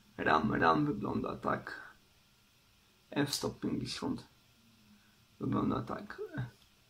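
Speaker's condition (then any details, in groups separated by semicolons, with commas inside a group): Cerebral palsy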